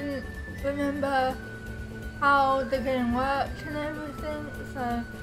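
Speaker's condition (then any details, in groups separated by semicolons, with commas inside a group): Cerebral palsy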